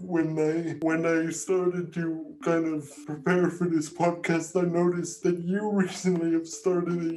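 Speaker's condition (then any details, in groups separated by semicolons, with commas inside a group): Cerebral palsy; spastic quadriplegic type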